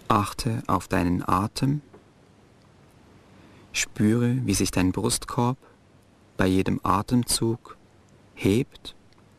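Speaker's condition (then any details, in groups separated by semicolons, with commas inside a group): No condition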